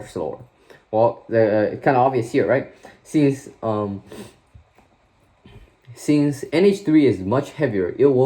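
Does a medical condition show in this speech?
No.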